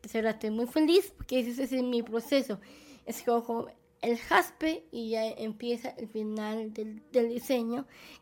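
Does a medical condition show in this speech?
Yes: Down syndrome; present from birth.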